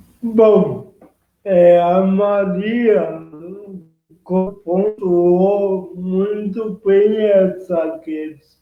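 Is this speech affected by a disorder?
Yes: cerebral palsy; present from birth.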